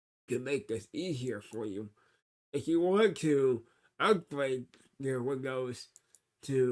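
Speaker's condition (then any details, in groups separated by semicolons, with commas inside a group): Cerebral palsy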